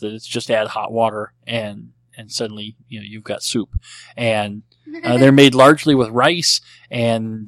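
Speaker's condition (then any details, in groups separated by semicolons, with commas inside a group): Cleft lip and palate; treated as a baby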